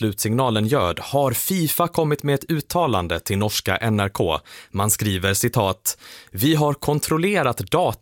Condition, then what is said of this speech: No condition.